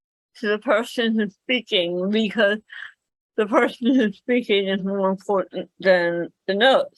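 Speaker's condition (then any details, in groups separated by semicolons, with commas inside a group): Cerebral palsy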